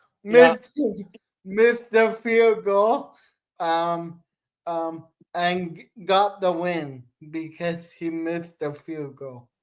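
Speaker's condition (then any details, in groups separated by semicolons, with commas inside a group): Cerebral palsy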